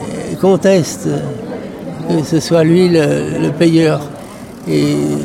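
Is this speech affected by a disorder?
Yes: Parkinson's disease; age 73, attributed to occupational pesticide exposure at agricultural cooperative via skin and inhaled gases, recognized occupational disease; bone weakening with loss of all teeth, pronounced curvature problems.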